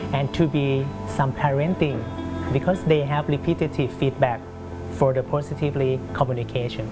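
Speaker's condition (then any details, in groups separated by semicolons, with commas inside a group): No condition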